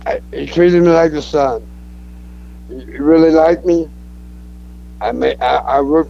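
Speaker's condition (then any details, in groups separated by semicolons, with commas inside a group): Throat cancer; cancer survivor, alive and well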